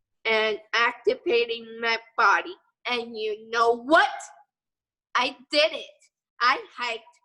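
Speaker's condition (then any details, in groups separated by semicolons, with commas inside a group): Cerebral palsy; hard to talk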